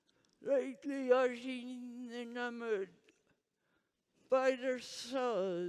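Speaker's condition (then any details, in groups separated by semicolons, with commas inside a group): Huntington's disease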